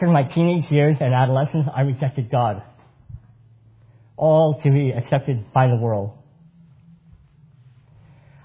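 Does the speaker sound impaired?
Yes: cleft palate; congenital cleft palate.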